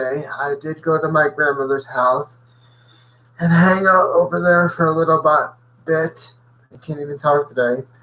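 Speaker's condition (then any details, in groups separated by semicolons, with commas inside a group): Cerebral palsy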